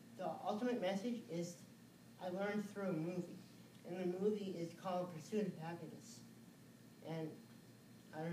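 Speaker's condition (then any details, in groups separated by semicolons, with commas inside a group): Cerebral palsy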